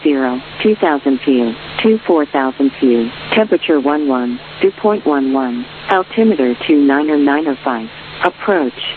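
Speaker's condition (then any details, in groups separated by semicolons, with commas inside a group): No condition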